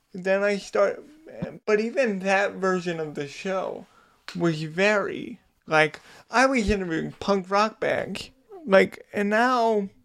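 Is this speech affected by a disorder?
Yes: cerebral palsy; cerebral palsy diagnosed at age 2.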